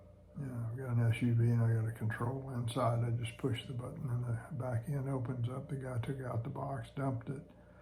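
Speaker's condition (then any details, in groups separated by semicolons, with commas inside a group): Parkinson's disease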